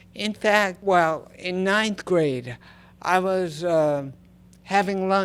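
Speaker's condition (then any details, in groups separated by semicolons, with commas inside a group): Cerebral palsy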